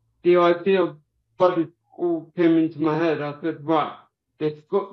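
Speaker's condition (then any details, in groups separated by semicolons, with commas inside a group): Cerebral palsy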